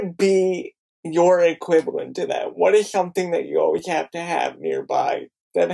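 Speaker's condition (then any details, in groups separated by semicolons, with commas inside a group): Cerebral palsy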